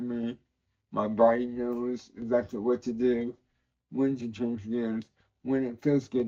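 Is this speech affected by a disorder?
Yes: cerebral palsy; tends to mess up words.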